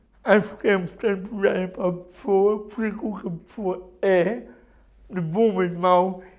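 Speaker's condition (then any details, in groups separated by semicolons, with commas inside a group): Cerebral palsy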